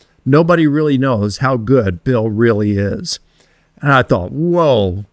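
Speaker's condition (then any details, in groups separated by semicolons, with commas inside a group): No condition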